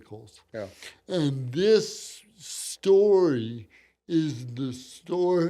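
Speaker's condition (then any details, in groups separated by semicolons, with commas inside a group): Cerebral palsy; from birth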